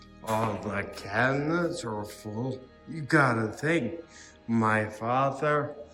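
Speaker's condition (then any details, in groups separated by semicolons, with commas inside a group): Ataxia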